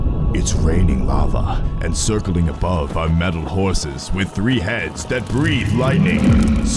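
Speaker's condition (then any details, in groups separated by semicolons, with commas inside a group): No condition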